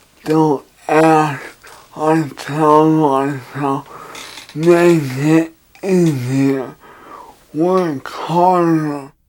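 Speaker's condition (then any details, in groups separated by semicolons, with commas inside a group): Traumatic brain injury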